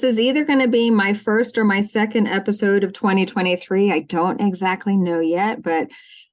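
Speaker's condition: No condition

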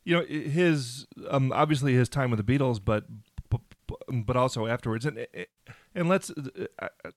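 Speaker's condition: Stuttering; lifelong stutter, stopped talking and turned to writing at onset, humidified sleep machine for sleep disorder; repeated sounds, blocks

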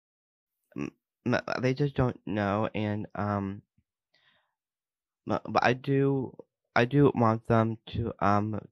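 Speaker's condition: Down syndrome; hearing, not deaf, learned American Sign Language from late teens; signs along with speech, not yet fully fluent in signing

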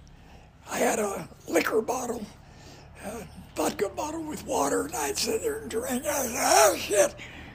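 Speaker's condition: Voice damage from cancer; ongoing cancer fight

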